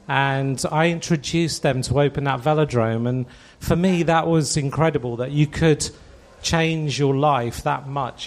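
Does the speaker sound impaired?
No.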